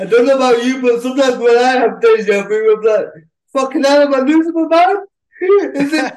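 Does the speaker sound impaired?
Yes: cerebral palsy; swimming advised in childhood to exercise all muscles.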